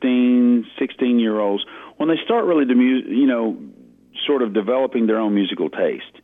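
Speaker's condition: No condition

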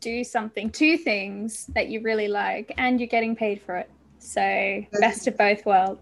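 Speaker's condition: No condition

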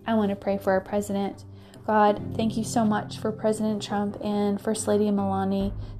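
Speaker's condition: No condition

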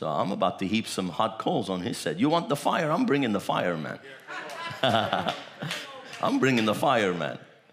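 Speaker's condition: No condition

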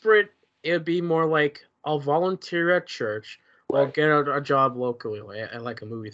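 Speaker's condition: No condition

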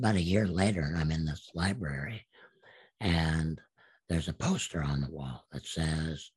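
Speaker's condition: Absent vocal cords; speech therapist saw no hope

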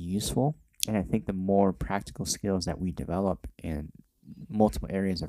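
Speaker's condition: Cleft lip and palate

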